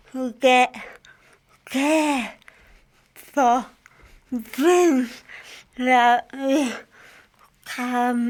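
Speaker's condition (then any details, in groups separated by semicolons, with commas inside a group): Cerebral palsy; from birth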